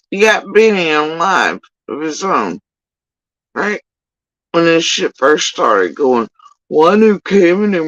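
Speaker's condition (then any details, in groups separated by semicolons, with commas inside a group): Facial paralysis after surgery; tongue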